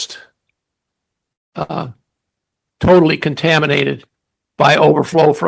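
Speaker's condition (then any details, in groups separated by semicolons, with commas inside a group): No condition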